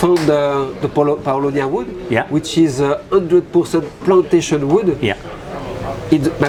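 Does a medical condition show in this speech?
No.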